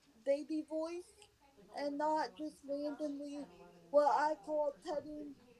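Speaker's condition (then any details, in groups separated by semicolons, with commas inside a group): Cerebral palsy; onset at 19 days old from encephalitis, high fever and first seizure, 23 years, scoliosis, scoliosis surgery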